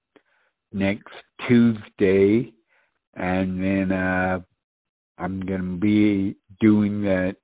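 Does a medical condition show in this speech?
Yes: speech impediment; uncoordinated movement, cannot perform roadside sobriety test; mistaken for intoxication by bartenders and police.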